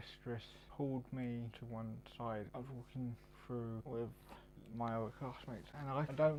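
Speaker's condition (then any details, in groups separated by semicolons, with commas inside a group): Cerebral palsy; mild, affects muscles and speech; mild disability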